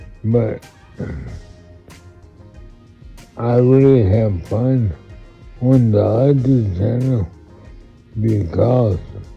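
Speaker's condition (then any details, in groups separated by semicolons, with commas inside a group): Multiple sclerosis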